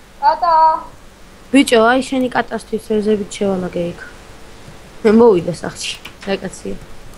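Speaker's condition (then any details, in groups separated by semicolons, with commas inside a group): No condition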